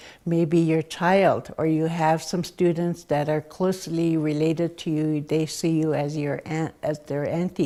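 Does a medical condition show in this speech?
No.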